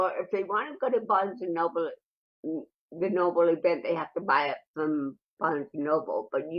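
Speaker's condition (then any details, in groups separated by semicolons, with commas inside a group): Cerebral palsy; neck surgery at 43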